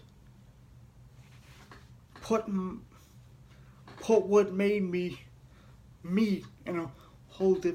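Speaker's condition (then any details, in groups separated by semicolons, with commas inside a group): Cerebral palsy; heavily altered breathing patterns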